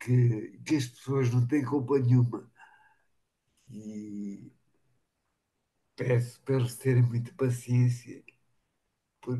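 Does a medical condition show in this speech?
Yes: machado-Joseph disease (sca3).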